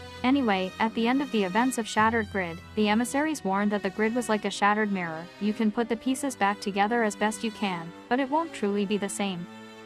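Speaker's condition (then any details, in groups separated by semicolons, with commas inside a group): No condition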